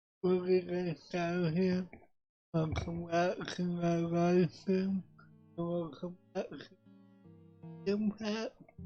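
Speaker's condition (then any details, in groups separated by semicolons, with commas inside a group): Cerebral palsy; affects voice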